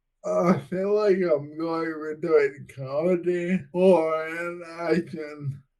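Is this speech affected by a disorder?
Yes: Friedreich's ataxia.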